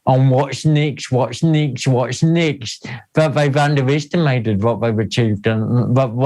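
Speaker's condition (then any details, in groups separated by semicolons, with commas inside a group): Cerebral palsy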